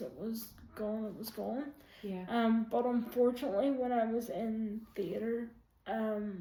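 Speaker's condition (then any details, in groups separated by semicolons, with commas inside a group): Quadriplegic cerebral palsy; most severe type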